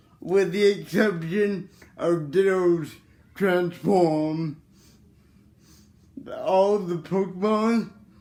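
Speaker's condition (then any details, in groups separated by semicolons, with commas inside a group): Cerebral palsy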